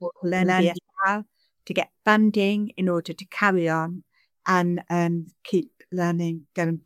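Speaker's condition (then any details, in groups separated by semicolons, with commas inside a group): Deafness; signing and speaking at the same time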